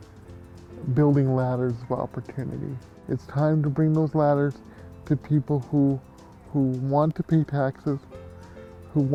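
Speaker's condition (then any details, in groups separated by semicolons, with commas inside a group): Cerebral palsy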